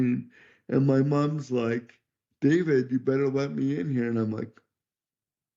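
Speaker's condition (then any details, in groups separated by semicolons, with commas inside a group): Cerebral palsy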